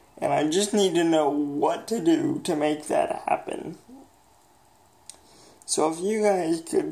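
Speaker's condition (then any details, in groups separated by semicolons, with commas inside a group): Cerebral palsy, mild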